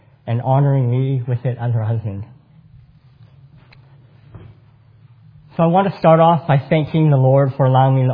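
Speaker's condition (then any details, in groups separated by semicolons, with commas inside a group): Cleft palate; congenital cleft palate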